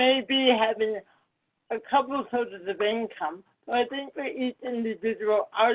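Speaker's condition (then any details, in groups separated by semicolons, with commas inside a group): Cerebral palsy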